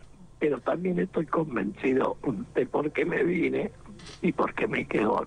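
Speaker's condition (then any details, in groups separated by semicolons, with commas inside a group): Laryngectomy, esophageal speech; esophageal voice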